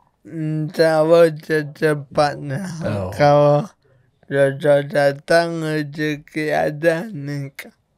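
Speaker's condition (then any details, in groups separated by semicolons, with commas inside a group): Cerebral palsy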